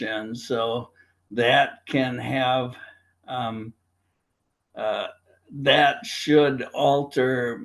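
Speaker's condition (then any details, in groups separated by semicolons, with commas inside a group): Primary lateral sclerosis, bulbar onset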